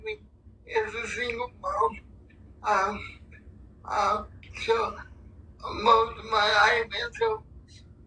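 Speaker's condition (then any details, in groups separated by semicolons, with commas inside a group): Cerebral palsy; physically challenged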